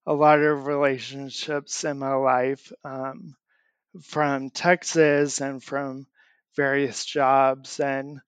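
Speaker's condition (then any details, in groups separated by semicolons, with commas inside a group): Amyotrophic lateral sclerosis; onset last fall, walker since falls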